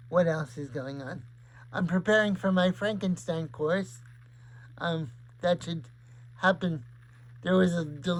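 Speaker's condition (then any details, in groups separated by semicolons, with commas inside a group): Cerebral palsy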